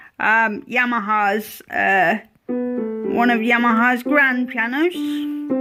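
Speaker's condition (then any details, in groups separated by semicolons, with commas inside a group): Cerebral palsy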